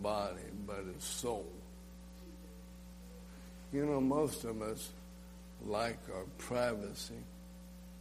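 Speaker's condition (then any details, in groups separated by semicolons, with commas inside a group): ALS; ALS (amyotrophic lateral sclerosis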